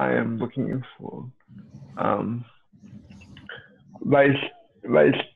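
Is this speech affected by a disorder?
Yes: cerebral palsy.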